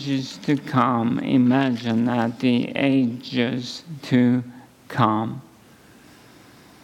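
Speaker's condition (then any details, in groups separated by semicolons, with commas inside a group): ALS; at least a couple of months since diagnosis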